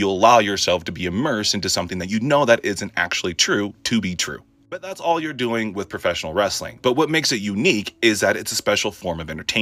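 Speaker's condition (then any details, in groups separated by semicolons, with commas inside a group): No condition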